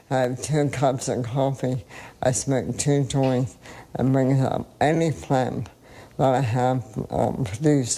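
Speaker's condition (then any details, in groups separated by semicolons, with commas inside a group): ALS; more than 25 years since onset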